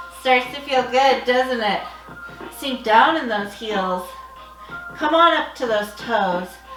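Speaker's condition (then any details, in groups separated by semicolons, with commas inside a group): No condition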